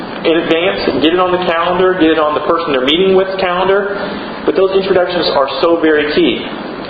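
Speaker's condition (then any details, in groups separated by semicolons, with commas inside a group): No condition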